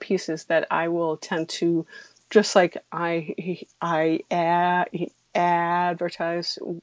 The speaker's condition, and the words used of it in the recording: Stuttering. Now, if I'm signing in ASL, American Sign Language, I'm usually turning off my voice because ASL has a different word order.